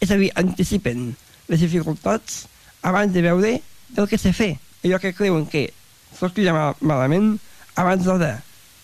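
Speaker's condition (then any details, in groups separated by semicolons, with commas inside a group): Down syndrome; extra chromosome, different learning pace, aged 30; describes self as very talkative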